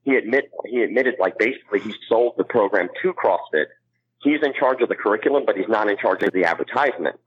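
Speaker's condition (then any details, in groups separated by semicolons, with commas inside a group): Cleft palate; mouth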